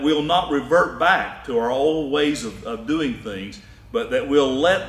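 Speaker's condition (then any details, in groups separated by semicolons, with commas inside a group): No condition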